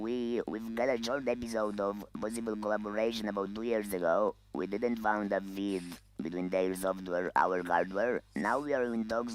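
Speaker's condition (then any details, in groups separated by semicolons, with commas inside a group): Laryngeal cancer, voice loss, electrolarynx; larynx removed, breathes through neck opening; voice lost 8 years ago; no natural voice, electrolarynx with pitch control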